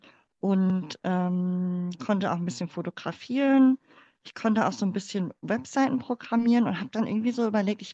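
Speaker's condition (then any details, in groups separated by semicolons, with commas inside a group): Cleft palate; congenital, born in former GDR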